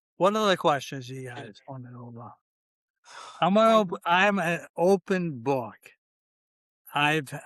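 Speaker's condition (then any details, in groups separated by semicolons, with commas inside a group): ALS, C9 mutation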